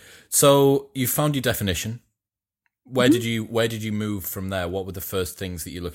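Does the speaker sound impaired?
No.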